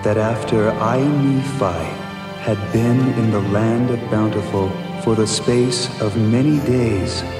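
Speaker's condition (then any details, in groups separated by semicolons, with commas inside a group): No condition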